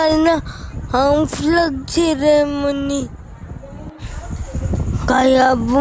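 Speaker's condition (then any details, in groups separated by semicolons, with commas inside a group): Cerebral palsy; affects hands, cannot write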